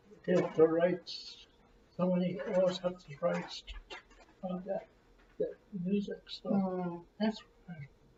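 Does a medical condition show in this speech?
Yes: cerebral palsy; from birth or womb, arm spasms.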